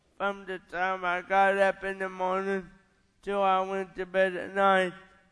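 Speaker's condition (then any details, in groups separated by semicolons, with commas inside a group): Cerebral palsy; lifelong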